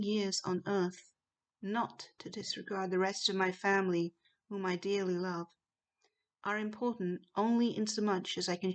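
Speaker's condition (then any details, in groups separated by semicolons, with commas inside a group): No condition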